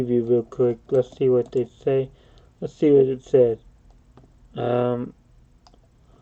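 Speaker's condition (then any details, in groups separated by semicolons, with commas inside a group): Cerebral palsy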